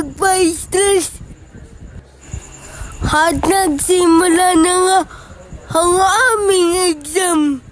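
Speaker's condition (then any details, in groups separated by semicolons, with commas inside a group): Cerebral palsy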